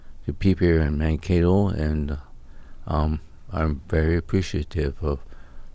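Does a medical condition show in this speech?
Yes: ALS; onset year ago, slurred speech, limb and torso weakness, stroke ruled out, Mayo Clinic neurologist diagnosis; slightly slurred, talking getting harder, fears sounding mumbled, voice disrupts train of thought, expects voice loss.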